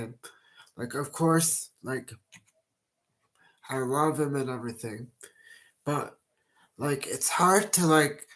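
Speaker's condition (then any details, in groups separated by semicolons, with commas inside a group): Cerebral palsy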